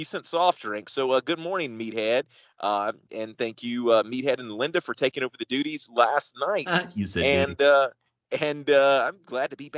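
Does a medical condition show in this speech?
No.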